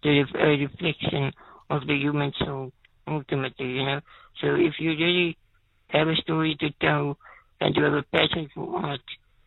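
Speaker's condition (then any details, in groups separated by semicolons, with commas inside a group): Spinal muscular atrophy, type 2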